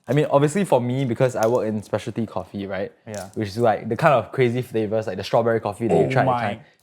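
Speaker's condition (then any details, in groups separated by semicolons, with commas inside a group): No condition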